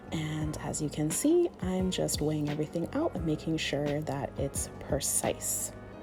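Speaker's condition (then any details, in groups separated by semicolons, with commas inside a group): No condition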